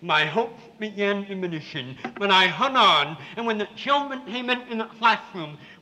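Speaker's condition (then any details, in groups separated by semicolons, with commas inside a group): Severe cleft palate with lisp; could not speak clearly for first 17 years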